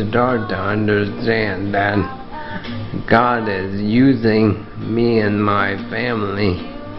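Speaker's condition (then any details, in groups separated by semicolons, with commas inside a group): ALS; affects speech and breathing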